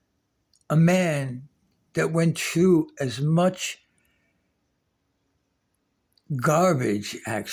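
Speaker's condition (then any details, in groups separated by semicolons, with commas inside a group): No condition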